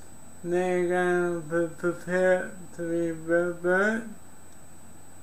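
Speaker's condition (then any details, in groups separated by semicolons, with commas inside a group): Cerebral palsy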